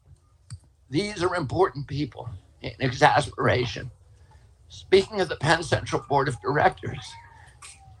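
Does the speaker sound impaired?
Yes: spasmodic dystonia; voice trembles.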